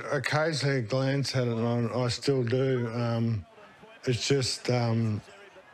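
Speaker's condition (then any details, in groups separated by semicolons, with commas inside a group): Motor neurone disease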